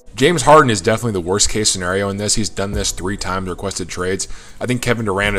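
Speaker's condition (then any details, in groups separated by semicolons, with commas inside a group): No condition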